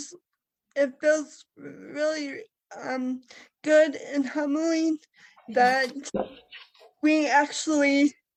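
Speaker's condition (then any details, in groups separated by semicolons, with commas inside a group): Cerebral palsy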